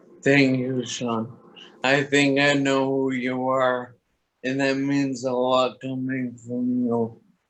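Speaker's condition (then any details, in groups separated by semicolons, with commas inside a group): Toxic leukoencephalopathy, locked-in syndrome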